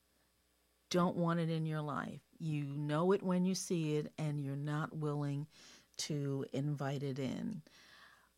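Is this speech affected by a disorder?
No.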